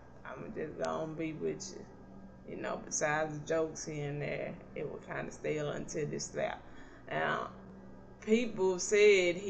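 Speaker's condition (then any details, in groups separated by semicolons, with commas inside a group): Cerebral palsy; not paralyzed, can stand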